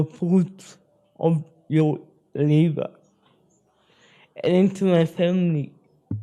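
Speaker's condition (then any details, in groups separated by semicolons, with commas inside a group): Spastic cerebral palsy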